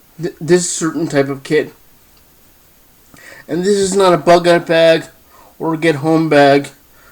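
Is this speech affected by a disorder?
Yes: cerebral palsy, spastic diplegia.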